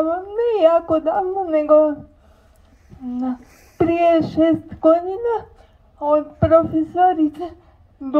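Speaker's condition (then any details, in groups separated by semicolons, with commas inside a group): Cerebral palsy; impaired speech, speech largely retained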